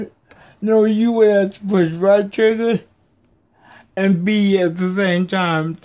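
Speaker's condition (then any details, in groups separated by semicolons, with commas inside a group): Cerebral palsy; may be hard to understand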